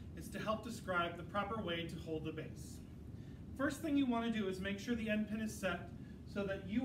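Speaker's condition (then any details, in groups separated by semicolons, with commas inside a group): No condition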